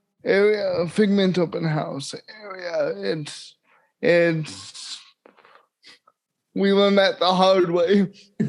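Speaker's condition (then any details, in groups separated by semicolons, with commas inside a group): Cerebral palsy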